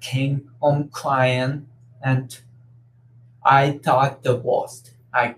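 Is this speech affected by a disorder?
Yes: cerebral palsy; umbilical cord slightly wrapped around neck, affects cerebrum and cerebellum, hands do not cramp; affects speech and coordination.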